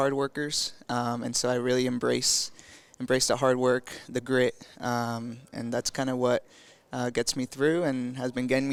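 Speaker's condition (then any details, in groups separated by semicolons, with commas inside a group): No condition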